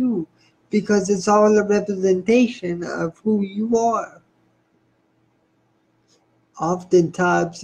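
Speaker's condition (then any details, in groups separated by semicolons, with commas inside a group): Spastic cerebral palsy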